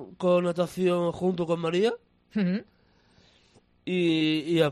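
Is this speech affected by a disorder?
Yes: Down syndrome.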